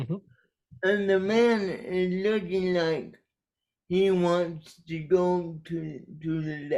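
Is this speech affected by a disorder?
Yes: cerebral palsy; caused by brainstem aneurysm.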